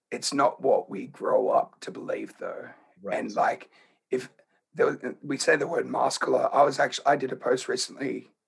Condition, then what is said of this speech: Throat cancer. And that's speaking at a nice low tone.